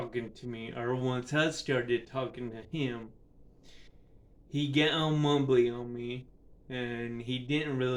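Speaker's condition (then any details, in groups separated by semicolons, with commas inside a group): Cerebral palsy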